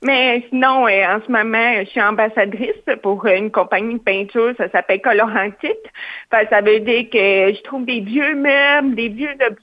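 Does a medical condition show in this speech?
Yes: hearing loss, cochlear implant; hard of hearing, cochlear implant received at age 4, operated very young; lip-reads, masks make lip-reading harder, uses interpreters and special-education teacher (orthopédagogue).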